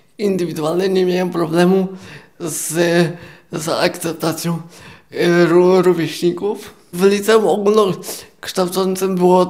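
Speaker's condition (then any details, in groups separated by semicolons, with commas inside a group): Cerebral palsy, quadriplegic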